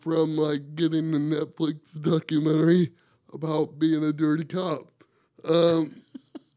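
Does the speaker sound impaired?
Yes: cerebral palsy; wheelchair user.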